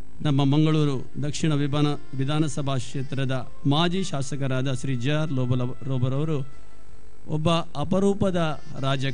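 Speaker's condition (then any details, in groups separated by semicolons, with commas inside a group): No condition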